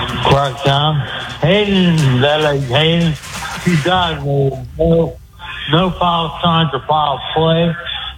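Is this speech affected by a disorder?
Yes: speech impediment; deaf in left ear, past cataract; calling on speakerphone from echoing laundry room, delayed show audio behind; hard to understand, worse over speakerphone in echo room.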